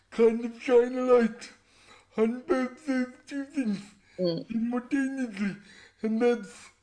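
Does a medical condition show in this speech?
Yes: cerebral palsy; all four limbs affected, from birth, born 12 weeks premature; voice described as unusual.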